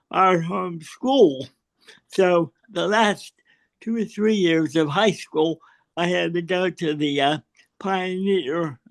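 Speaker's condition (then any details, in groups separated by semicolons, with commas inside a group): Cerebral palsy; spasticity, leans right, since childhood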